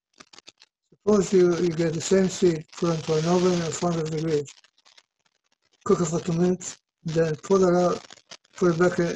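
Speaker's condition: Parkinson's disease; own system stops shaking most of the time

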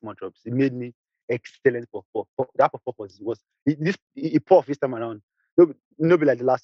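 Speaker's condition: Stuttering; mild stutter; spoke too fast; repeated sounds, repeated words, prolonged sounds

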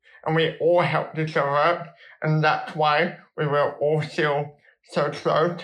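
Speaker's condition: Cerebral palsy

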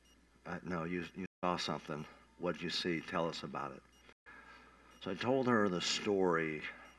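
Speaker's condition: Cleft palate; once stopped breathing

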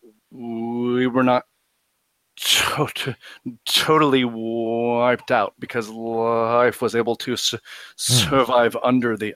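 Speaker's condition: Stuttering; little awareness early, bigger issue from middle school with hyper-awareness, much therapy over life; worse when consciously trying not to stutter; repeated sounds, prolonged sounds, blocks

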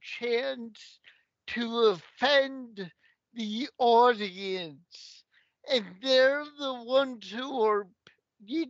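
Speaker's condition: Cerebral palsy; takes a while to walk off stage

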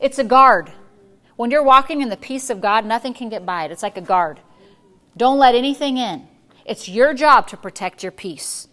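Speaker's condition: No condition

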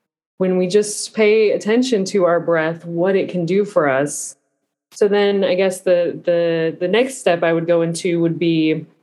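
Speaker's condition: No condition

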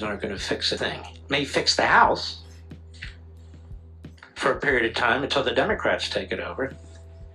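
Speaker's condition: No condition

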